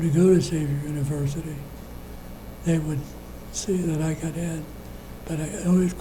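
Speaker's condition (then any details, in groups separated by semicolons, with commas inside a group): Parkinson's disease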